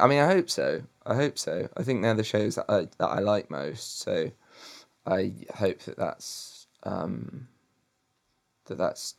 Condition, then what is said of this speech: Stuttering. Too much stuff in my own voice and my own, like, how I phrase things and how I stutter and kind of talk quite downbeat